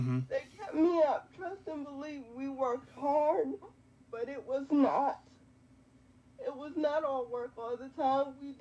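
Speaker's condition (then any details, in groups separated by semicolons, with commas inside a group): Quadriplegic cerebral palsy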